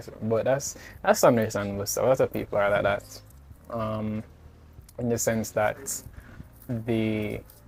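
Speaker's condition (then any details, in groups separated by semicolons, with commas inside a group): No condition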